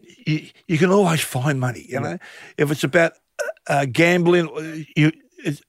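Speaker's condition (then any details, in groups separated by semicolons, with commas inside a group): Stutter; stutter since youth, present at age 16, punctured lungs and broken sternums among 27 operations; age 61, mild; still stutters a little when excited, energy helped overcome stuttering; repeated sounds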